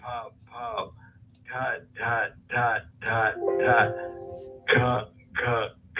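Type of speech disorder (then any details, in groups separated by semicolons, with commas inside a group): Spastic dysarthria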